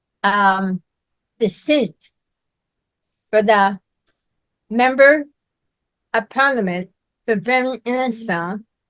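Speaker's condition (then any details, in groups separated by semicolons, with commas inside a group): Myasthenia gravis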